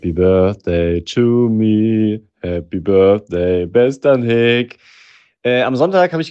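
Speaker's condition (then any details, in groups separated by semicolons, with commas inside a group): No condition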